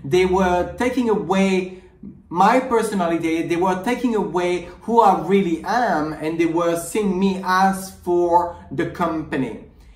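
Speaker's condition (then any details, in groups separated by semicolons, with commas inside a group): No condition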